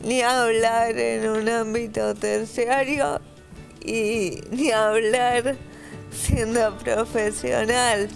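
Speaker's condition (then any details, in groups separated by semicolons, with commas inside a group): Cerebral palsy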